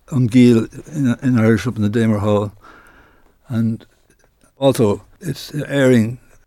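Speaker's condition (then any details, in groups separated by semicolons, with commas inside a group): Parkinson's disease; diagnosed about 10 years ago, progressive, expected to worsen; aches and pains, various tremors, fingertip trouble with buttons, hallucinations, hard first morning hour needing dopamine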